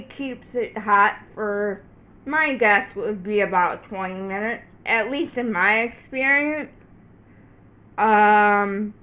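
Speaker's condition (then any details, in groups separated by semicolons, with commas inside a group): Cerebral palsy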